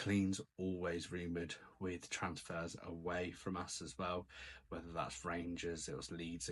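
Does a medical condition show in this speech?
No.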